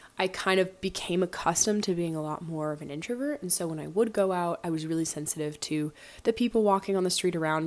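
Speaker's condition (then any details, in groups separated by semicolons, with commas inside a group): No condition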